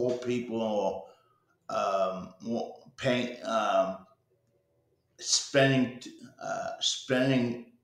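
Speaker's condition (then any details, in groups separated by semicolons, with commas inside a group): Cerebral palsy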